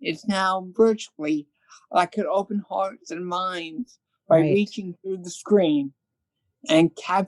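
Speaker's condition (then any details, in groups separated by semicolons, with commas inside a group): Cerebral palsy; from birth, hearing loss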